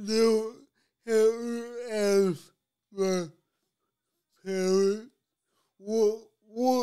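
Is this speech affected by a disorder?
Yes: cerebral palsy.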